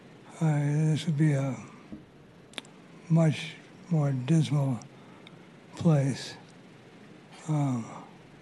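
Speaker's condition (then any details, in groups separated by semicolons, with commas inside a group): Parkinson's disease; about 20 years since onset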